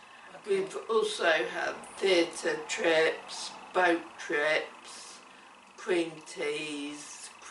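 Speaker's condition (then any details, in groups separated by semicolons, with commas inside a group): Cerebellar ataxia; affects speech and swallowing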